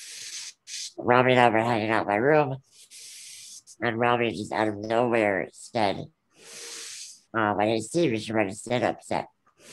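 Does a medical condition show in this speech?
Yes: Ullrich congenital muscular dystrophy; no treatment expected in lifetime.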